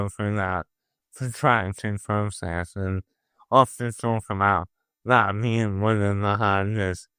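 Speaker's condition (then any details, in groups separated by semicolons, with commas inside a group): Motor neuron disease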